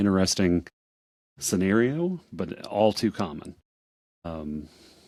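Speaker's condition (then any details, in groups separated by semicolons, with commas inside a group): No condition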